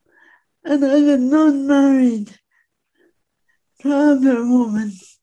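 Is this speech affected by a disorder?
Yes: speech impediment; finds writing easier than speaking.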